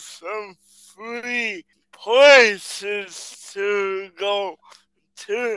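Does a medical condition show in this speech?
Yes: cerebral palsy.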